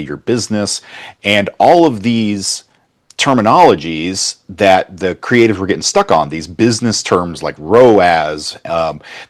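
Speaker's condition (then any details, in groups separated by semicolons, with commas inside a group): No condition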